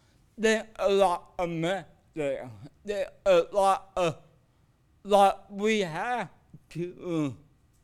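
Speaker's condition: Cerebral palsy

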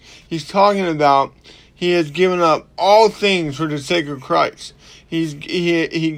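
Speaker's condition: Cerebral palsy; not healed

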